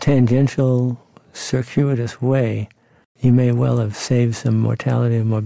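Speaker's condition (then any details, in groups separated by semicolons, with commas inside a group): Parkinson's disease; possible REM sleep signs about ten years earlier, handwriting became illegible; symptoms for several years, diagnosis first suggested on sight by neurologist Dr. Martin Samuels; voice once decent, now fuzzy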